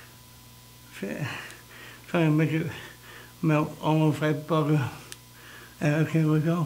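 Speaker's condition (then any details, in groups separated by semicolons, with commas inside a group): Cerebral palsy; present since birth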